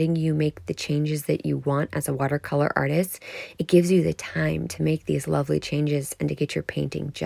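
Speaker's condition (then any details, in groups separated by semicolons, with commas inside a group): No condition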